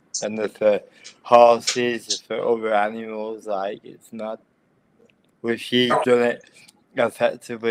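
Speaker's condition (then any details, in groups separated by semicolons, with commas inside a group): Cerebral palsy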